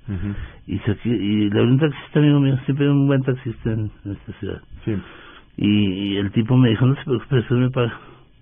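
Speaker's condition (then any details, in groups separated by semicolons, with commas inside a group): Parkinson's disease; stooped posture at times, loss of strength, walking, running and tennis prescribed by neurologist; under neurologist care, seen last week; voice sometimes trembles, sometimes not understood at all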